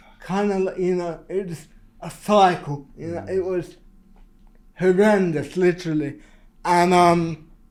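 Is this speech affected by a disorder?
Yes: cerebral palsy; speech delayed as teenager, later improved.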